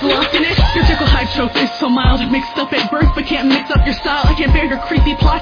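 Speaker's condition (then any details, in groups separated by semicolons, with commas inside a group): No condition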